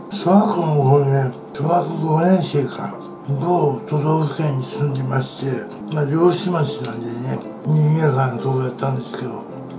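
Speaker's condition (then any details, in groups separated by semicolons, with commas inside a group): Tongue cancer, partial glossectomy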